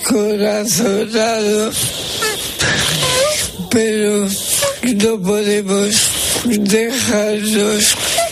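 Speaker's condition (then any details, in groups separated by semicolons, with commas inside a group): ELA (ALS), speech-generating device; ALS diagnosed 13 years ago, first symptoms attributed to herniated discs, diagnosis about six months later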